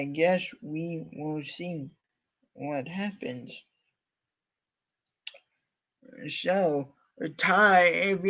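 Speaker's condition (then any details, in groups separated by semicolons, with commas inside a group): Cerebral palsy; from birth, uses wheelchair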